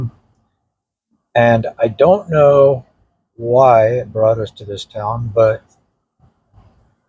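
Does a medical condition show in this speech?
No.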